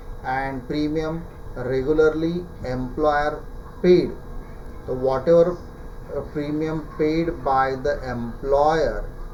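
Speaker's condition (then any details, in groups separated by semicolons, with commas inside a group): No condition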